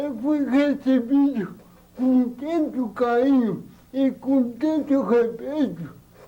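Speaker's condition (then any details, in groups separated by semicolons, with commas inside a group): Cerebral palsy; birth oxygen deprivation, motor coordination and speech problems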